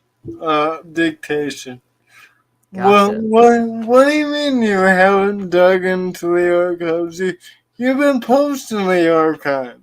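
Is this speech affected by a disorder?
Yes: cerebral palsy.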